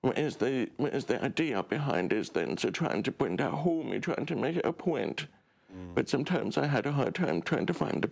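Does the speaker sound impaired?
Yes: deaf; relies on subtitles rather than audio.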